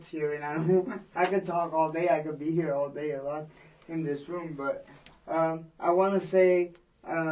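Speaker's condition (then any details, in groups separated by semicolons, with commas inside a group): Cerebral palsy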